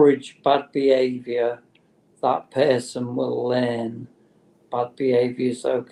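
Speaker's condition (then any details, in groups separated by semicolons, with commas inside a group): Motor neurone disease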